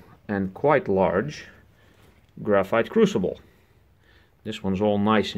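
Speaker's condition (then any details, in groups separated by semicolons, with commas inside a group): No condition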